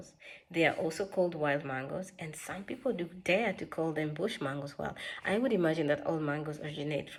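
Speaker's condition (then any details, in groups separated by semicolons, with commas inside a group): No condition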